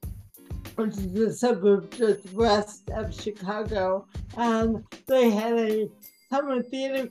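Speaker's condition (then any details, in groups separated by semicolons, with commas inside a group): Cerebral palsy; mild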